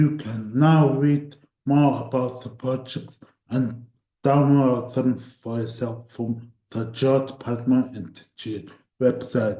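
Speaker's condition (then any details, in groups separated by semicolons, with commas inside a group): Cerebral palsy; voice tires at times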